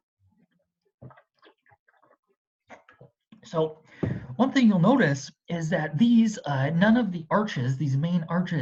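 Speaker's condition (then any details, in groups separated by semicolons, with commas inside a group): No condition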